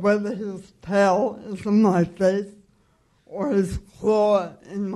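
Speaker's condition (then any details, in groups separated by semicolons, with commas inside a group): Cerebral palsy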